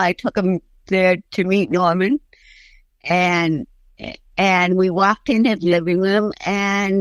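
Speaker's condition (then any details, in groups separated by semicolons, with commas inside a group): Cerebral palsy; since early childhood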